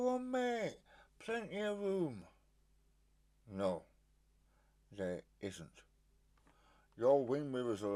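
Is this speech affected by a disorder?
Yes: stage 4 tongue cancer, hemiglossectomy.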